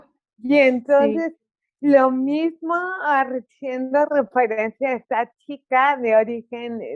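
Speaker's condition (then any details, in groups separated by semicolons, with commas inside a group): Cerebral palsy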